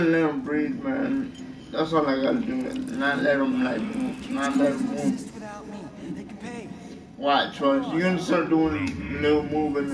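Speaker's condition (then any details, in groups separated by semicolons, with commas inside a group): Cerebral palsy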